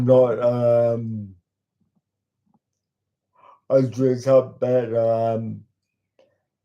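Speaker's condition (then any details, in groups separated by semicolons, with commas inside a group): Cerebral palsy; talks slowly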